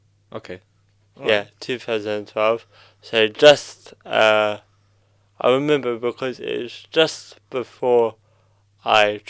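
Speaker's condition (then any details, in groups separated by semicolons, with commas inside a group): Cerebral palsy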